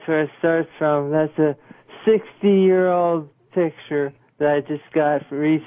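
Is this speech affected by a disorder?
Yes: Parkinson's; voice audibly affected, speaks with extra effort to be heard.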